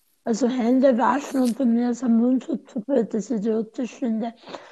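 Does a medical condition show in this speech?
Yes: tongue cancer surgery.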